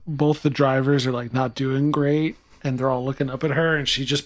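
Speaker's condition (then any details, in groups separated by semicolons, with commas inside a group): No condition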